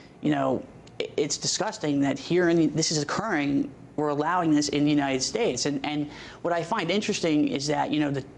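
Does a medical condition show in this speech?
No.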